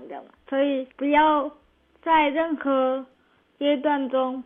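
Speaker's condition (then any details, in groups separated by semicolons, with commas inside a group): Cerebral palsy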